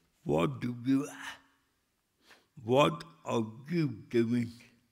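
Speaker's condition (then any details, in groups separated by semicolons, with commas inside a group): Cerebral palsy; speech still affected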